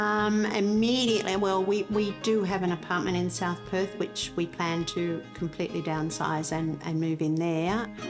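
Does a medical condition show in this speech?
No.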